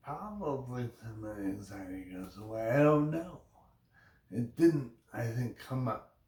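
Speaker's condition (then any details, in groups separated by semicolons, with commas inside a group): Brain injury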